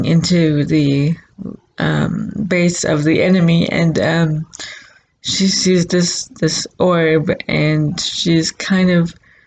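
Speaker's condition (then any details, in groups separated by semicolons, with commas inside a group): Cerebral palsy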